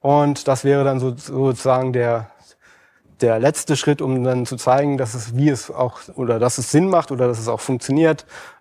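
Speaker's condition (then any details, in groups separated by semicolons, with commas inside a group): No condition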